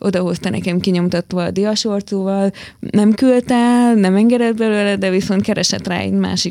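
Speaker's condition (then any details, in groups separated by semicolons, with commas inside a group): Hearing loss, hard of hearing, hearing aids; likely from birth, detected at age five, first hearing aid at five; quiet child, started speaking late, recited nursery rhymes poorly in kindergarten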